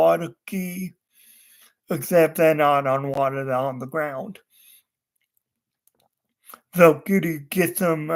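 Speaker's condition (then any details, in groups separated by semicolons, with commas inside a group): Cerebral palsy; wheelchair user, unable to walk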